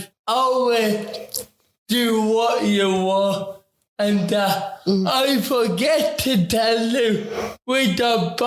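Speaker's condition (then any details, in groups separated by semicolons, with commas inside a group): Ataxic cerebral palsy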